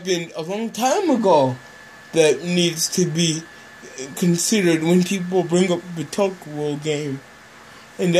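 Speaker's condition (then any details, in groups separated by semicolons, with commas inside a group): Cerebral palsy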